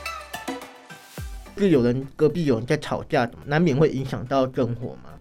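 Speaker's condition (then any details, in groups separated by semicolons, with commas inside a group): Hearing loss; moderate bilateral hearing loss, acquired in kindergarten when a bigger child bumped ear, normal before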